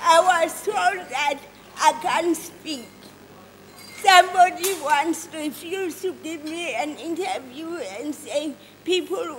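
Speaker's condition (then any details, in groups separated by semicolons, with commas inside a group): Cerebral palsy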